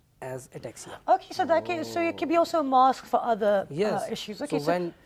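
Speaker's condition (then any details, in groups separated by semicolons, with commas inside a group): No condition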